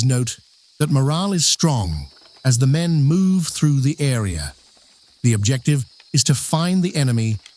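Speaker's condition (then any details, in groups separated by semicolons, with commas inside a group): No condition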